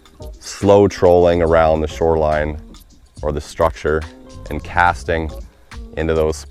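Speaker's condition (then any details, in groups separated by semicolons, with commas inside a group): No condition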